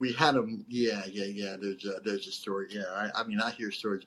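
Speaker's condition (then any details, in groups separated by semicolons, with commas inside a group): Cleft lip and palate; not fully formed at birth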